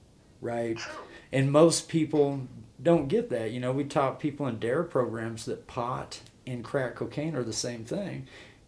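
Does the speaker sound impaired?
No.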